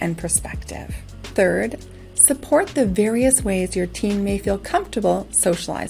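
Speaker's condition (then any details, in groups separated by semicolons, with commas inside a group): No condition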